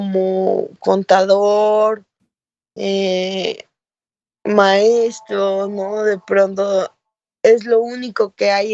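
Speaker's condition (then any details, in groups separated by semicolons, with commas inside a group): Cerebral palsy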